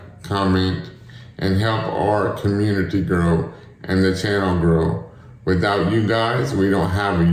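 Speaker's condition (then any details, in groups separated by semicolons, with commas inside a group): Spastic cerebral palsy; spastic type, movement issues, weakness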